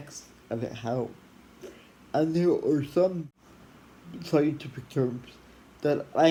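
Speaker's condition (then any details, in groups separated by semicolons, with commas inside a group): Athetoid cerebral palsy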